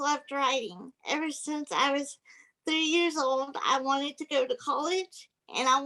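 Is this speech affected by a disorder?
Yes: cerebral palsy; physical disability.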